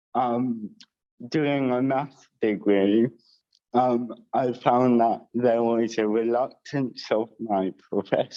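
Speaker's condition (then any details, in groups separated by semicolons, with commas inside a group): Cerebral palsy with dysarthria; all four limbs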